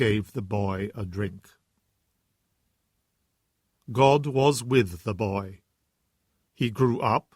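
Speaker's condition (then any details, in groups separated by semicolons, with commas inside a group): No condition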